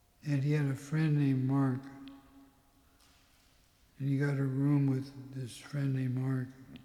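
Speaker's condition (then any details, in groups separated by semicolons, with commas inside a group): Parkinson's; tremor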